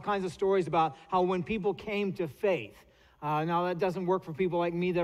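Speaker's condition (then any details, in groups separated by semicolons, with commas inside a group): No condition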